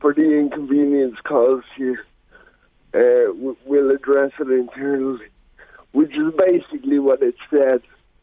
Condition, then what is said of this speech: Cerebral palsy. And to have slurred speech is a symptom of your condition, and it's, I suppose, common enough for people who have cerebral palsy.